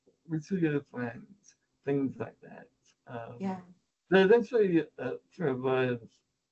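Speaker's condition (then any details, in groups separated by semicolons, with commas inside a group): Spinal muscular atrophy, type 2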